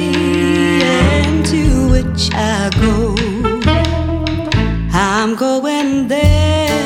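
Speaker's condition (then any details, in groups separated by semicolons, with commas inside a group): No condition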